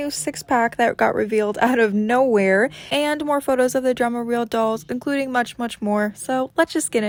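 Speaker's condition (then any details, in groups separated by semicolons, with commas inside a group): No condition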